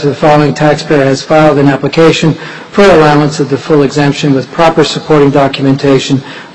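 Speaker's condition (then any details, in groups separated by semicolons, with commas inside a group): No condition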